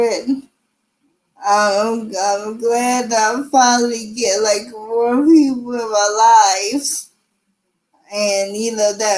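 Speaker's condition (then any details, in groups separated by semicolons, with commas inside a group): Cerebral palsy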